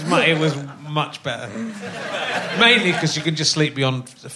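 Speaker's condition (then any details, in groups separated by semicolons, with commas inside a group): No condition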